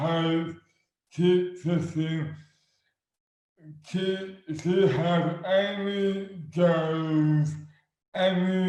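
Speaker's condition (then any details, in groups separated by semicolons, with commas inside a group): Dystonia; affects hands and speech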